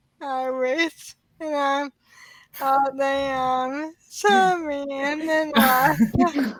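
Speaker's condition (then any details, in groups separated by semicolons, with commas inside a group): ALS; diagnosed in early 30s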